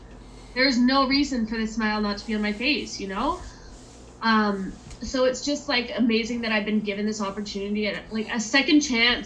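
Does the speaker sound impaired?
No.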